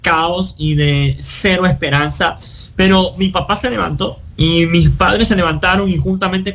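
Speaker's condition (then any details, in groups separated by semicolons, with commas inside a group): Cleft lip and palate; congenital complete cleft palate with cleft lip, no palatal bone, nasal passages joined, seven surgeries; nasal passage still open after seven surgeries; born with no possibility of speaking, now speaks a lot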